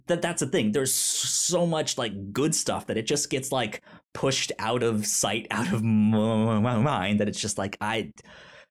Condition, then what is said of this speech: Stuttering. Yeah, especially since I have a stutter when I talk.